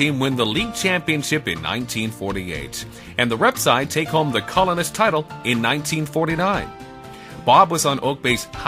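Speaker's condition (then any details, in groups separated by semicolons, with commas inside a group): No condition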